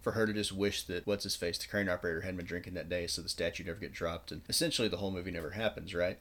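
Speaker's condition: No condition

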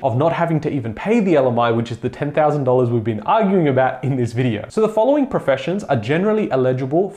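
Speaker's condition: No condition

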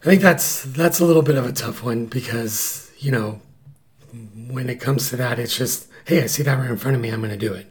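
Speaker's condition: Paralyzed vocal cord; voice sounds different because of paralyzed vocal cord

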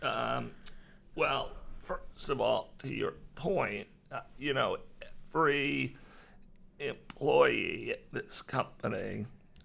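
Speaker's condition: Voice disorder; acquired voice disorder

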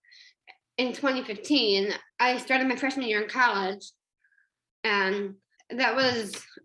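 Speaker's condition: Down syndrome; called wonderful speaker

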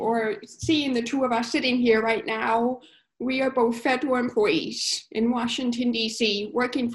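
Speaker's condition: Profound deafness, cochlear implant, congenital profound hearing loss; born deaf, some cochlear hair cells left but insufficient, cochlear implant chosen by doctor father; speech developed through one-on-one training by mother, a former language teacher

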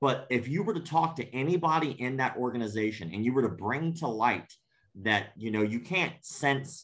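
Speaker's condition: Cleft palate; congenital cleft palate

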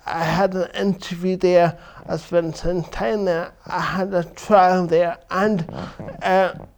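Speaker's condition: Cerebral palsy; from birth; affects verbal speech

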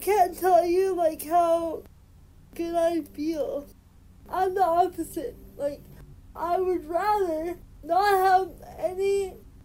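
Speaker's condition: Spastic cerebral palsy; spasticity causes pain

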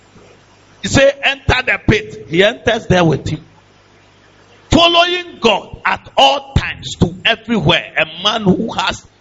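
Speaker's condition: No condition

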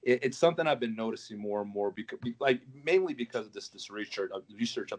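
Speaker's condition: No condition

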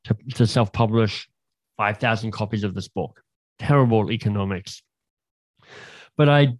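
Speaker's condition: Cleft lip and palate; congenital genetic cleft lip and palate, palate open to nose, lip unjoined, surgery when young; slight speech impediment, a bit leaky on some sounds

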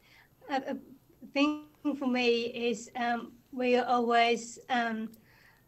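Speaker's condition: Down syndrome; from birth

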